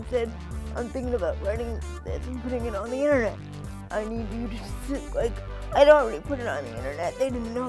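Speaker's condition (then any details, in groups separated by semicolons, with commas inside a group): Cerebral palsy; spastic quadriplegic form, from birth, wheelchair since age two; 23 years old, types with two fingers; able to speak, considers self very good speaker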